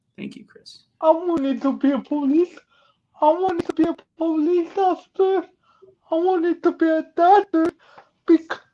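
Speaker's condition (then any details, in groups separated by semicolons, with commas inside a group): Cerebral palsy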